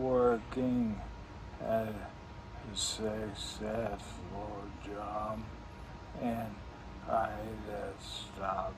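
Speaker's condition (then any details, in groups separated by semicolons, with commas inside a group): ALS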